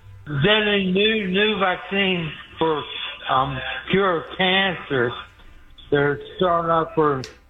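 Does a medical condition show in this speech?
Yes: speech impediment; deaf in left ear, uses speakerphone because of it; calling on speakerphone from echoey laundry place, delayed show audible behind; hard to understand, worse over speakerphone with echo.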